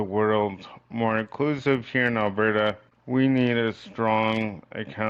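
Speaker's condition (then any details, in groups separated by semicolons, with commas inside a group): Cerebral palsy; from birth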